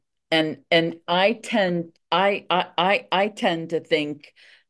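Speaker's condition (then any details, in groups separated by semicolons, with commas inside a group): Stutter; attends National Stuttering Association conferences; stutters openly, sometimes prefers to just stutter without announcing or explaining it; repeated sounds, repeated words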